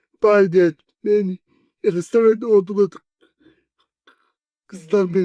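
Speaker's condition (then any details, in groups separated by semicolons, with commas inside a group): Cerebral palsy; 40 years with condition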